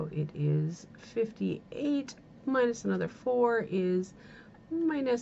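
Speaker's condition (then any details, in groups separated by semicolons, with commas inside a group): No condition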